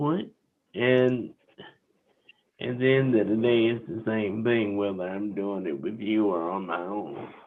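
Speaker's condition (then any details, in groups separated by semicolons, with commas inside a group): Cerebral palsy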